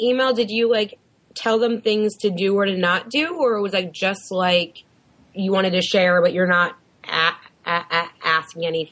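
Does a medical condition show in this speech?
Yes: stuttering; stutters openly now, once found it hard to let family hear stuttering; stuttering a lot lately, more than in a while, cause unclear, not stress-related; gets stuck on words, varies over time, some periods with little stuttering; here repeated sounds, blocks.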